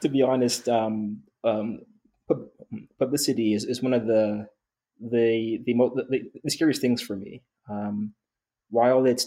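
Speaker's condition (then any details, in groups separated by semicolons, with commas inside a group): Stuttering; onset at age 10, worse when trying to impress or rushing, absent when singing or self-talk; stuttered during recording, reset by stopping, backing up, slowing rate; stutters when speaking too fast, muddy jumble, pauses, backs up, slows rate; repeated sounds, repeated words, prolonged sounds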